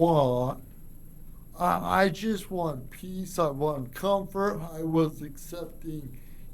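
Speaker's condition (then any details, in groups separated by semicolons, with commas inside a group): Cerebral palsy; from birth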